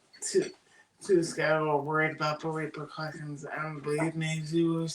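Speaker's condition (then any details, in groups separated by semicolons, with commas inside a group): Cerebral palsy; birth oxygen deprivation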